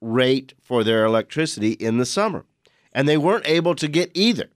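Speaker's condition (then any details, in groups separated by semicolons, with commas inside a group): No condition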